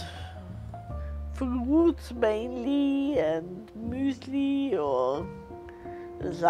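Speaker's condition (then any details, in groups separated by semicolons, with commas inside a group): Multiple sclerosis; worsening over recent years, previously had chemotherapy-type treatment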